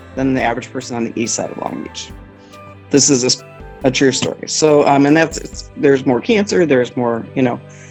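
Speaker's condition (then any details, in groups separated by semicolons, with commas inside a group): No condition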